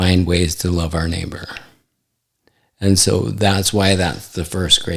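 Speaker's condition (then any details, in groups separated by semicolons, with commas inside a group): ALS; affects hand function; recently diagnosed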